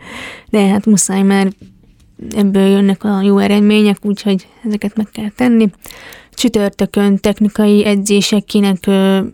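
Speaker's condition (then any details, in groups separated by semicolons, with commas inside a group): Hearing impairment; competes in deaf athletics at the Deaflympics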